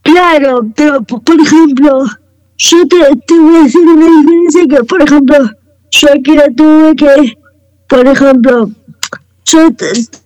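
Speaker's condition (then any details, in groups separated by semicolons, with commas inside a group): Cerebral palsy; wheelchair user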